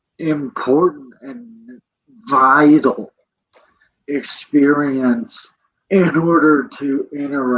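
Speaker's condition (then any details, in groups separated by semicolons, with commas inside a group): Cerebral palsy; present from birth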